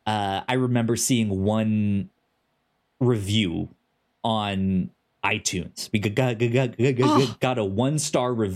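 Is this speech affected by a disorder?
Yes: stutter; self-attributed to brain moving faster than mouth; good and bad days, some days cannot speak, fast when excited, mistaken for cartoony bit; here repeated sounds, prolonged sounds, blocks.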